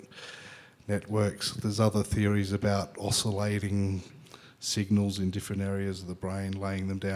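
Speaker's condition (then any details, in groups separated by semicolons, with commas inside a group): No condition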